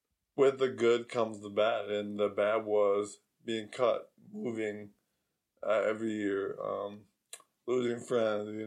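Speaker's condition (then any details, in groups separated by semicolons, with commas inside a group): ALS; progressive weakness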